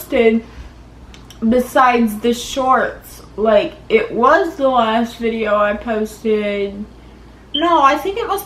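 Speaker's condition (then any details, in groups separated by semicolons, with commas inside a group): Cerebral palsy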